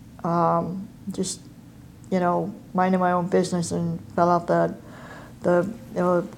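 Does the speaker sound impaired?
Yes: cleft palate and cleft lip; congenital.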